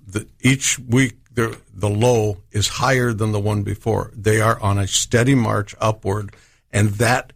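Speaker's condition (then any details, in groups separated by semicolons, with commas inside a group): No condition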